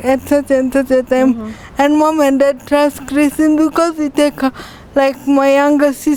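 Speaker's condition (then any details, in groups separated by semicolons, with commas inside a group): Cerebral palsy; from birth; 31 years since birth, not walking, stem cell therapy planned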